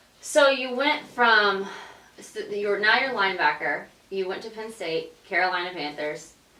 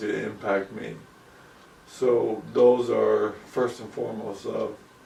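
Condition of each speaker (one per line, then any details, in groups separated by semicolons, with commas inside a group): No condition
ALS; about 2 years since onset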